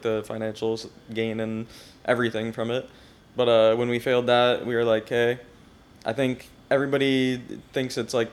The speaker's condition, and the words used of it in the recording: No condition.